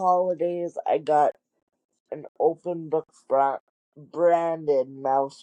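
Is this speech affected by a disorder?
Yes: cerebral palsy; wheelchair user.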